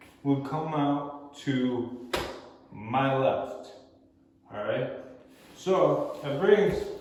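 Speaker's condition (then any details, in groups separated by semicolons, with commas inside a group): Cerebral palsy; movement dexterity issues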